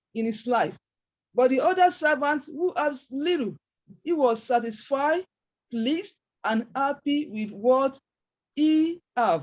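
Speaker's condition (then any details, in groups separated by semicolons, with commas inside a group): No condition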